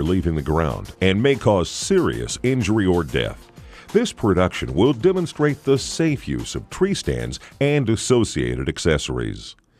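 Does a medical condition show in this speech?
No.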